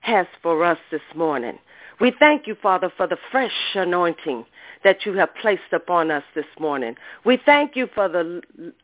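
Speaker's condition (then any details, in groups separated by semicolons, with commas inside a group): No condition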